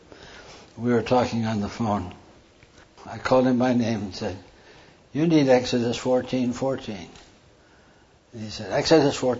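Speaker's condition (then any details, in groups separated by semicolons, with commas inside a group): Parkinson's; tremor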